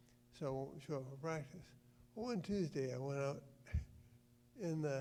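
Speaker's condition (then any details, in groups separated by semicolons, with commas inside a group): Parkinson's disease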